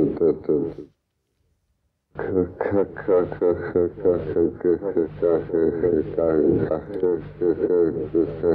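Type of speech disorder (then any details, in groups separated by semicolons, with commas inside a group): Ataxic dysarthria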